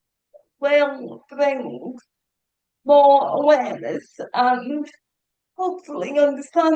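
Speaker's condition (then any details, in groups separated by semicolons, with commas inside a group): Cerebral palsy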